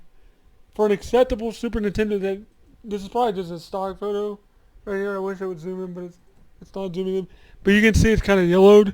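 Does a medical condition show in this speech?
Yes: cerebral palsy.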